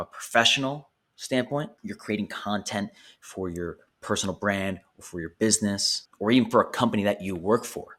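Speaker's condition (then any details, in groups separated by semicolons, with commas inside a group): No condition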